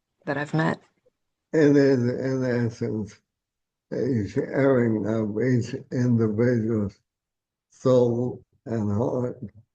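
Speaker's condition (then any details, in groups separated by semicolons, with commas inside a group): ALS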